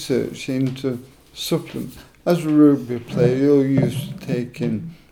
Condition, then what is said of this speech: ALS (motor neuron disease). Speech isn't brilliant, but my speech, people can understand me.